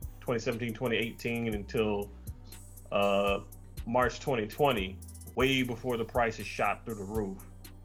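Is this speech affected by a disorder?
No.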